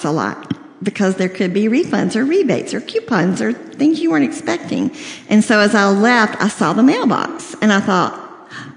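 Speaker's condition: Cleft lip and palate, severe

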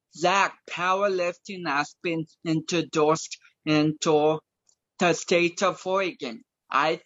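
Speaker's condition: Cerebral palsy; speech affected

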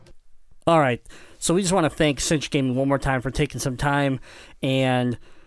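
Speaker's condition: Cleft palate; multiple surgeries in childhood

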